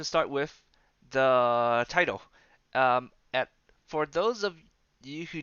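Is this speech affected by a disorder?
No.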